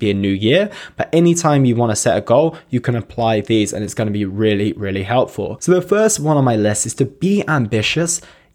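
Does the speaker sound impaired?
No.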